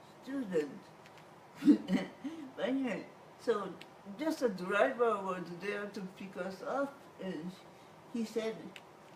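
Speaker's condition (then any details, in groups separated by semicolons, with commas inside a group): Cerebral palsy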